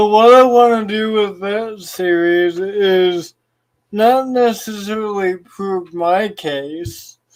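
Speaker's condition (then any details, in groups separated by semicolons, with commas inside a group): Cerebral palsy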